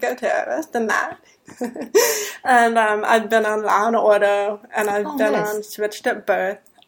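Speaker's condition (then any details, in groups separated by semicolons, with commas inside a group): Deafness; hears men's voices better than women's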